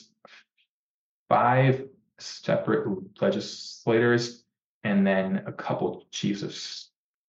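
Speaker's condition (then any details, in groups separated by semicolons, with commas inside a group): Stutter; onset in early childhood, worsened markedly at puberty, family history: uncle, cousin, grandfather, two younger brothers; mostly blocks, more severe than brother's, no stuttering when talking only to himself or reflexively; prolonged sounds, blocks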